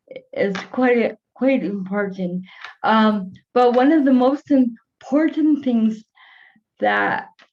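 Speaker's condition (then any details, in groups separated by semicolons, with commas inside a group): Cerebral palsy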